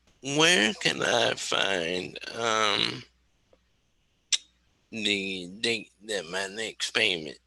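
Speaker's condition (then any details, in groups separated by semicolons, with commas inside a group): Cerebral palsy; wheelchair user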